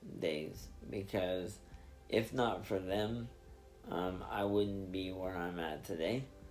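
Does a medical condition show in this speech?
Yes: spastic diplegia cerebral palsy.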